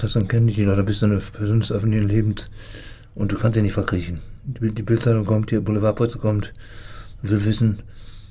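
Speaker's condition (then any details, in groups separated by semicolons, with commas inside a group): Parkinson's disease; symptoms initially ignored, brainstem and movement affected, fine motor decline, shrinking handwriting; impaired fine motor skills, unusual posture, 90 percent disability, gets attacks, daily tasks take longer; says speech, cognition and memory not affected by Parkinson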